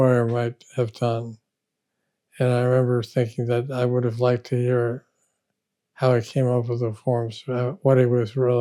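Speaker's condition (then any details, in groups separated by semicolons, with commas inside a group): Parkinson's disease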